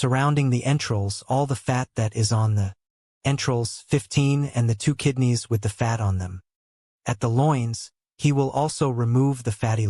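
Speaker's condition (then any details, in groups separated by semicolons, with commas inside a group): No condition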